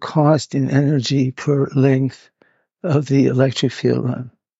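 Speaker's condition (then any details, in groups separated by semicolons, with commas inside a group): Parkinson's; needs to move about while filmed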